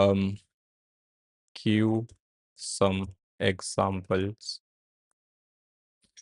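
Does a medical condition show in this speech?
No.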